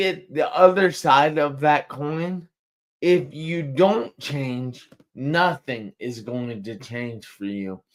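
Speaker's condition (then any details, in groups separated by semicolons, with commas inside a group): Traumatic brain injury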